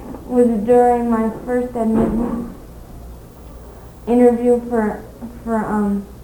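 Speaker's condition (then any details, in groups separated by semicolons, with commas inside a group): Cerebral palsy; premature birth, cranium damaged during delivery, maternal Asian flu, diagnosed at 1.5 years, many surgeries; speaks fluently with few pauses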